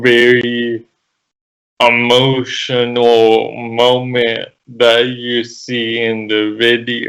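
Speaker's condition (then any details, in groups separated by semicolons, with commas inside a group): Cerebral palsy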